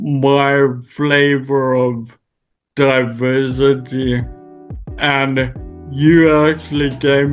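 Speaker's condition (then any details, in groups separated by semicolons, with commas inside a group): Friedreich's ataxia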